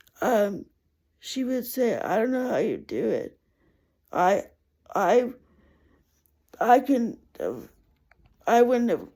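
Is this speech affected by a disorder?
Yes: cerebral palsy; poor balance from birth, walking difficult.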